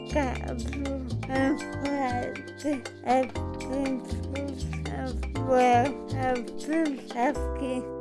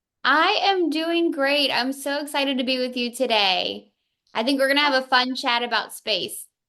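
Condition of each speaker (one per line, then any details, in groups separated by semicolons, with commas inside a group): Cerebral palsy; from birth
No condition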